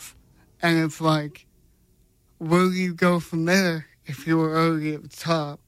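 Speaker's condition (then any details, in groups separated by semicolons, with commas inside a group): Cerebral palsy; congenital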